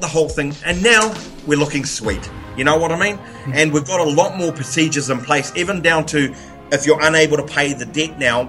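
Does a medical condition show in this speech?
No.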